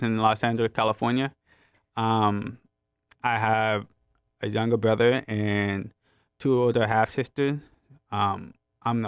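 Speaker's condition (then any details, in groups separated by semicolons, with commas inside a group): Hard of hearing, gentamicin-induced hearing loss; left ear moderate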